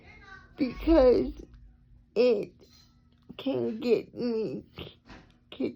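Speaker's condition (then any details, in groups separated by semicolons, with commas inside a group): Cerebral palsy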